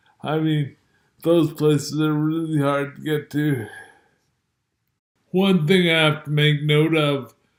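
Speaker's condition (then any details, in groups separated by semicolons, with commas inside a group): Multiple sclerosis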